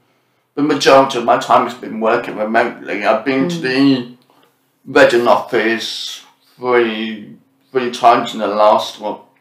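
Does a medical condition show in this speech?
Yes: profound deafness with cochlear implants, born profoundly deaf, cochlear implants; congenital profound deafness, no hearing until first cochlear implant at age 2, only one implant allowed then; hears about 60% of speech, captions, subtitles and lip reading help; speaks fairly clearly after smooth speech therapy, speech not always this clear.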